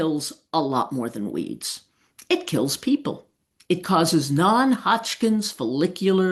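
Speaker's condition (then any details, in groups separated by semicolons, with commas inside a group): No condition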